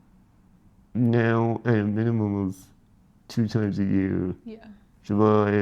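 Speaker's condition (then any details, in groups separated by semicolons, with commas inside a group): Spinal muscular atrophy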